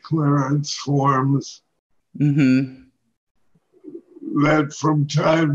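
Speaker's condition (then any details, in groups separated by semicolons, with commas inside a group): Parkinson's disease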